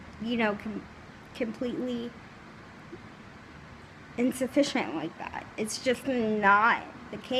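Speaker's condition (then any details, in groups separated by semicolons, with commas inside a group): Cerebral palsy, severe; mainly right side, right hand contracted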